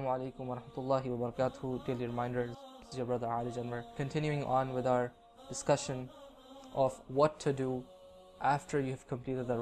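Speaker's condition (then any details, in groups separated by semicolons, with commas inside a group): No condition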